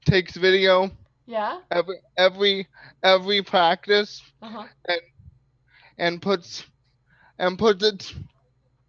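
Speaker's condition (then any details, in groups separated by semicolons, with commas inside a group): Cerebral palsy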